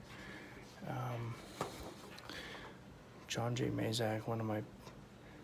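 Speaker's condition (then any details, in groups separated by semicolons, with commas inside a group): No condition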